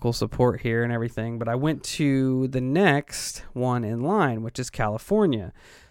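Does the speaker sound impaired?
No.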